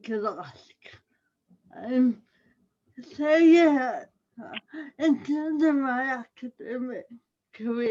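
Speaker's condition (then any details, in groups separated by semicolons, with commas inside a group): Cerebral palsy; audible speech impairment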